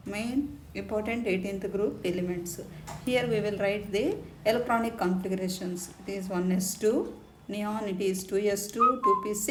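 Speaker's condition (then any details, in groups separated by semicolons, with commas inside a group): No condition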